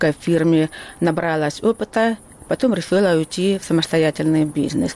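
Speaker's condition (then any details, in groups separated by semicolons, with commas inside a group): Hearing loss; onset age 3, medical error, missed appendicitis, over 47 years since onset, Atikon hearing aids since childhood; hears only about 20 percent, 80 percent hearing loss; speech preserved thanks to hearing aids, worsened, accented, still speaks, learned lip-reading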